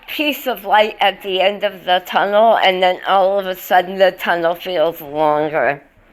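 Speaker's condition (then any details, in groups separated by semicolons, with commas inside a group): Hemiglossectomy for tongue cancer; eating difficulty, avoids eating in public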